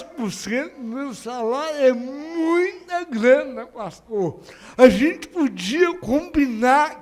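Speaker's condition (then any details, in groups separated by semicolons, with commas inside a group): Cerebral palsy; no speech as child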